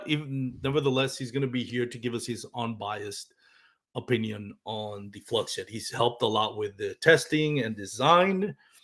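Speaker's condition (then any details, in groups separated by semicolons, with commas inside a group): No condition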